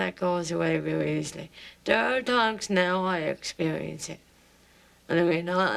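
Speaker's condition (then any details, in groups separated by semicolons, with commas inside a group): Cerebral palsy; mild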